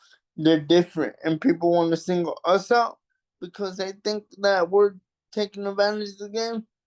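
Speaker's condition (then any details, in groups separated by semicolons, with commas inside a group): Cerebral palsy; mild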